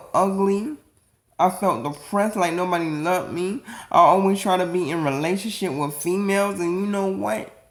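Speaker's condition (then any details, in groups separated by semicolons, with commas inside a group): Cerebral palsy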